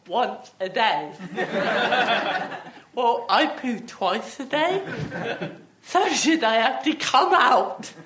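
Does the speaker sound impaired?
Yes: athetoid cerebral palsy; athetoid cerebral palsy with myotonia and ataxia.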